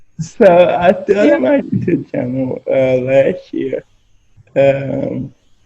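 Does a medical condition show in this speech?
Yes: spastic quadriplegic cerebral palsy.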